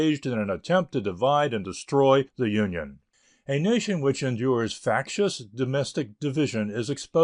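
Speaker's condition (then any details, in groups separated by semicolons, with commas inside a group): No condition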